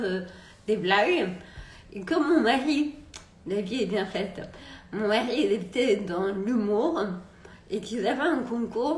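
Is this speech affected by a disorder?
Yes: multiple sclerosis.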